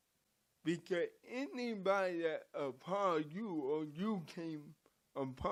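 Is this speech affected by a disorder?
Yes: cerebral palsy; from birth.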